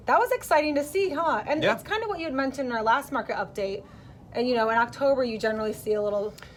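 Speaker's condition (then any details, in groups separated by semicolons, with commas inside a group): No condition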